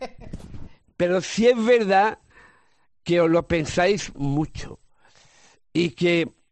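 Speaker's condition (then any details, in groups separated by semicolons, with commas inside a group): Down syndrome; congenital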